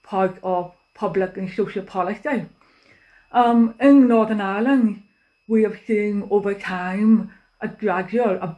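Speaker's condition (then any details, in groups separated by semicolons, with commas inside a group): Deafness; cannot use telephone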